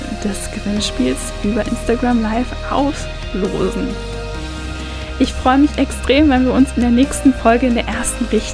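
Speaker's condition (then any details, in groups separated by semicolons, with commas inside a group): No condition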